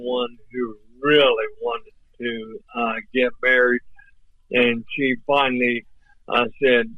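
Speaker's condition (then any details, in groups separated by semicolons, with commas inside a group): ALS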